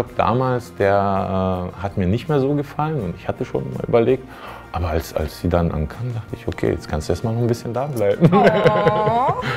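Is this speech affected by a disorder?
No.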